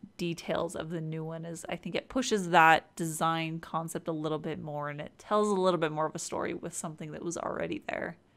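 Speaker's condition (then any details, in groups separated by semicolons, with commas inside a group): No condition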